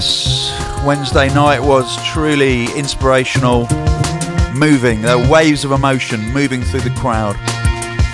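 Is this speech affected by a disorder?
No.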